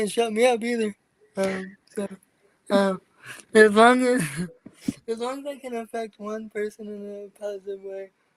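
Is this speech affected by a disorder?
Yes: cerebral palsy; from birth, wheelchair user.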